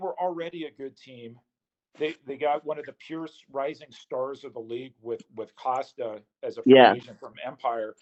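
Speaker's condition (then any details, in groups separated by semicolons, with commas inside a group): No condition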